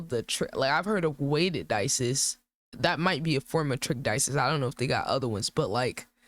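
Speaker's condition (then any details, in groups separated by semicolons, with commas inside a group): No condition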